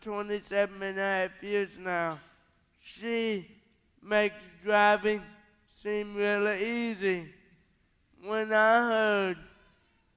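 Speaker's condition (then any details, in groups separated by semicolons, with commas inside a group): Cerebral palsy; white plastic braces on both legs in childhood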